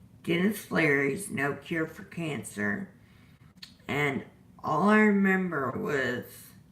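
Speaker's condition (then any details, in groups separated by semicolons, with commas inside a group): Disability causing slurred speech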